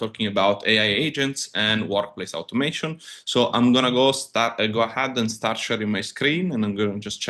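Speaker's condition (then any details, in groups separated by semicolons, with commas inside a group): No condition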